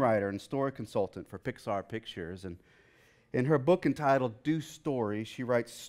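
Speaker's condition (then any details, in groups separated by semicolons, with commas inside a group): No condition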